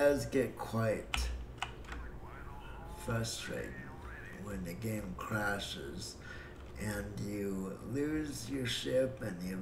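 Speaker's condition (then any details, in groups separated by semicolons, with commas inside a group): Cerebral palsy; breathing fine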